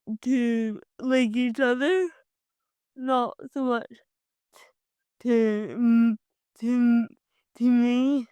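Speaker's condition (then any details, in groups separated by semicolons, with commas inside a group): Cerebral palsy; from birth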